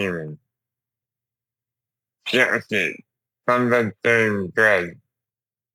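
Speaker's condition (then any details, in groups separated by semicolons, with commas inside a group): Duchenne muscular dystrophy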